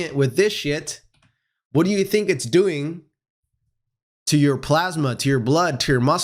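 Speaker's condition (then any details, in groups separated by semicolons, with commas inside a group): No condition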